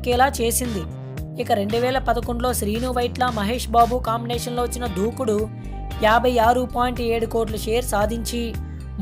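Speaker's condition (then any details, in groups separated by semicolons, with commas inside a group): No condition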